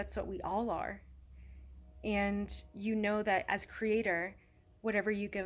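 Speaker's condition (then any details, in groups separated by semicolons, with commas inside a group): No condition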